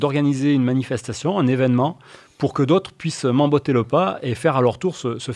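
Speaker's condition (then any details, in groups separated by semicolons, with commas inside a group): No condition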